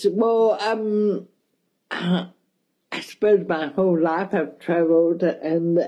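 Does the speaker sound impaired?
Yes: cerebral palsy, mild; speech mildly affected.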